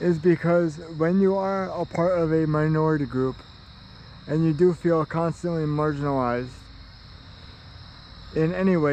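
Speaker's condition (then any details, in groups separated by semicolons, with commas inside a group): Cerebral palsy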